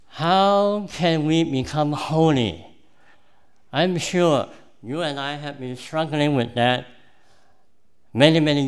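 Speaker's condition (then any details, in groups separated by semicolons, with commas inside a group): Cleft palate; present from birth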